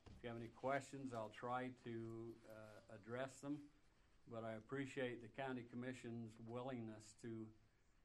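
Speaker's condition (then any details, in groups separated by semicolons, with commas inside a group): No condition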